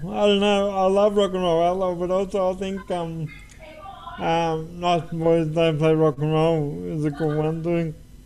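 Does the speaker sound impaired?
Yes: cerebral palsy; from birth, uses wheelchair, drummer despite condition.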